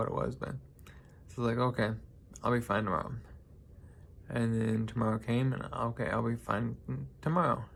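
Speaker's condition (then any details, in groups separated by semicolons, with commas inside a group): Traumatic brain injury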